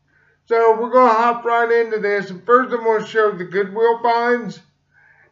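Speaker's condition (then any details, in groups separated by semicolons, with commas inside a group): Cerebral palsy; slight speech impediment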